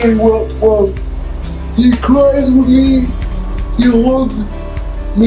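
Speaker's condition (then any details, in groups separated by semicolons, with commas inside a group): Cerebral palsy; unable to walk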